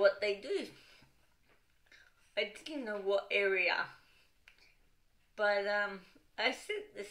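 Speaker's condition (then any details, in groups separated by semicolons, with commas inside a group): Cerebral palsy, dystonic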